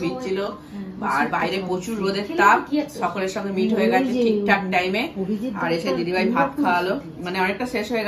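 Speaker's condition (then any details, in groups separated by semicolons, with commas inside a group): No condition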